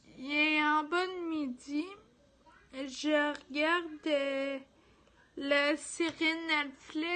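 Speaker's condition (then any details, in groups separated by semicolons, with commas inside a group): Ataxia; degenerative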